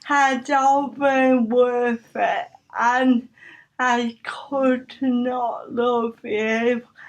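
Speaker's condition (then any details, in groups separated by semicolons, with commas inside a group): Cerebral palsy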